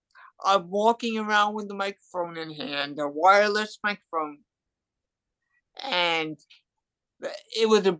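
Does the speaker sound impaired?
Yes: cerebral palsy and hearing loss; adult.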